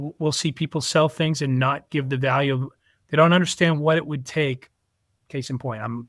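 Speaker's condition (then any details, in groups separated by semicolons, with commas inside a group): No condition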